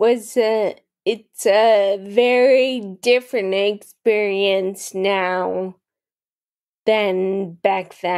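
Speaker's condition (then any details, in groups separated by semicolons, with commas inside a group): Friedreich's ataxia, mild; mild speech issues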